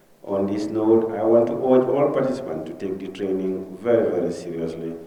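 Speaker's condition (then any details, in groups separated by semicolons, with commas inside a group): No condition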